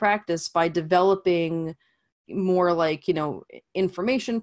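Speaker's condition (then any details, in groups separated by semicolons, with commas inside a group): No condition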